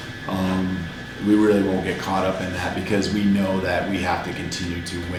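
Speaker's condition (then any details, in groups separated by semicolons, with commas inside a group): No condition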